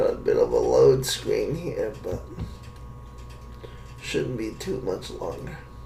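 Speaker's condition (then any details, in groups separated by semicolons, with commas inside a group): Cerebral palsy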